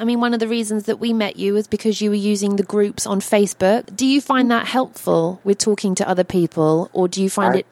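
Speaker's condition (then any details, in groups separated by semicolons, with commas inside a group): No condition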